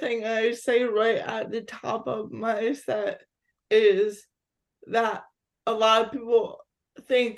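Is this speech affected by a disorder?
Yes: cerebral palsy; physical disability.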